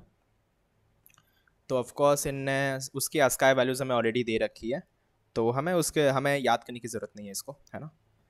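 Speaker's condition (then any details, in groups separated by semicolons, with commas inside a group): No condition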